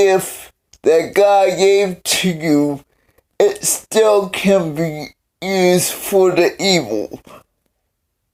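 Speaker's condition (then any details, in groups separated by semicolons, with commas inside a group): Cerebral palsy; several unnoticed strokes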